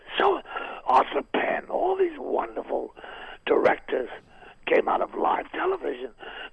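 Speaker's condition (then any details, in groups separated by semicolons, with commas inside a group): Throat cancer, vocal cord removed, partial laryngectomy, right vocal cord removed; voice lost after surgery, left cord trained to reach past midline to stump for sound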